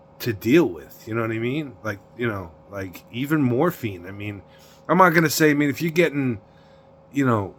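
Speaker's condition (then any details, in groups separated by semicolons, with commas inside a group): No condition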